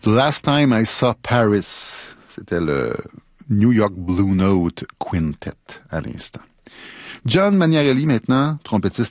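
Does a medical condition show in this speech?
No.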